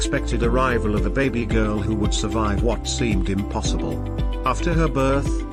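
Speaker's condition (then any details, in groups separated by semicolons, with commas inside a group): No condition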